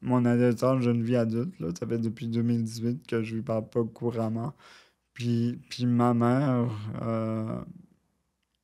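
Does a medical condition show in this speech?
Yes: cerebral palsy.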